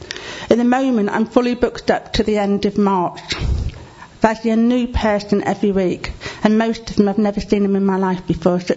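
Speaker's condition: Deafness; needs to see speaker's face

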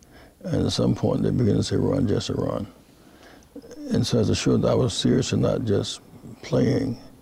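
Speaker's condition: Parkinson's disease; diagnosed by specialist

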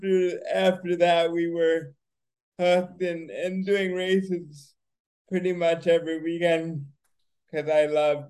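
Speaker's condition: Cerebral palsy; wheelchair user

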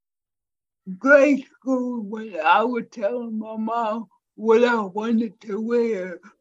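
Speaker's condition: Cerebral palsy; from birth; speech impairment, voice sounds different, strangers wrongly assume cognitive disability on hearing voice

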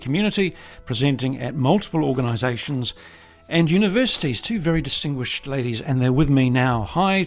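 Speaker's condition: No condition

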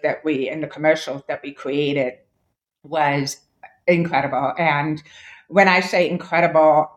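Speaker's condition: Deafness; born with moderate to severe hearing loss, then esteem implant

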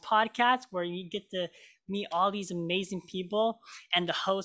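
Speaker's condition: Cleft lip and palate; lip scar remains

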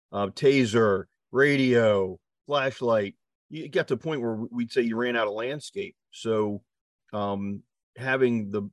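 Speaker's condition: No condition

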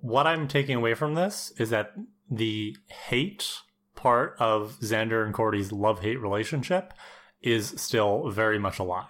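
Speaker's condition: No condition

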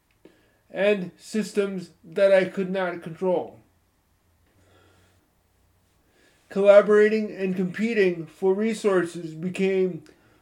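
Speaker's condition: Cerebral palsy; cerebral palsy since childhood

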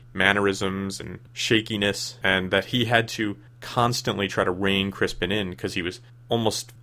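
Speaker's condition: No condition

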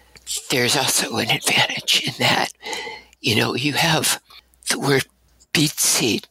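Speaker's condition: Abductor spasmodic dysphonia; cords open involuntarily, much breathiness, staccato syllables, lengthened syllables give shaky tremor, focused speaking

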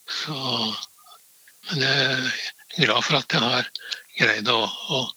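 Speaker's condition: Parkinson's disease; diagnosed around age 65, father also had Parkinson's after age 80, early reduced hand flexibility; main medication switched, hand flexibility regained, daily exercise since age 60, physiotherapists, physical capacity maintained

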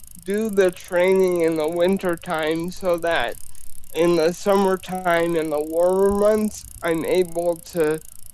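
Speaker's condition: Spastic cerebral palsy

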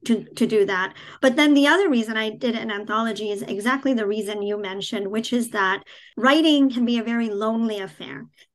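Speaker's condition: Cleft palate, cleft palate without cleft lip

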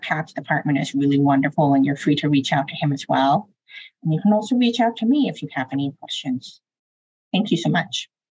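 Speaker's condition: Deafness; deaf and oral, uses cochlear implants to hear; using remote CART captioning during this session; uses spoken Language, also uses American Sign Language

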